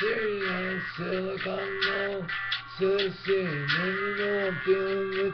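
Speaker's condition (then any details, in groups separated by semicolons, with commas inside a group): Brain injury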